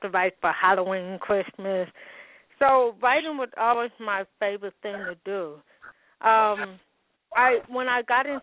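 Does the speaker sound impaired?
Yes: hearing loss with speech impediment, congenital; speech impediment caused by hearing loss.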